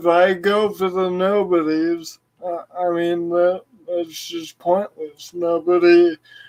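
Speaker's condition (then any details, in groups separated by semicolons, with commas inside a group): Cerebral palsy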